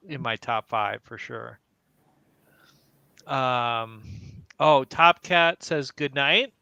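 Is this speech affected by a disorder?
No.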